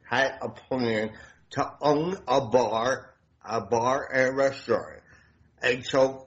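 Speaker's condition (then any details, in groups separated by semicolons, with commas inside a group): Damaged voice box; voice box damaged by medic during hospital transport after fire rescue, at least 25 years ago; voice sounds noticeably different, self-conscious about voice, limits meeting people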